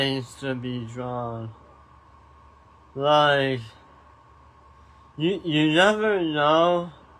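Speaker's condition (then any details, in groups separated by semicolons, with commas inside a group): Tongue cancer surgery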